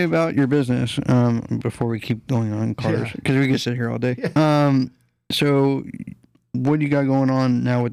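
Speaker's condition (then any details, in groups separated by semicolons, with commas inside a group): No condition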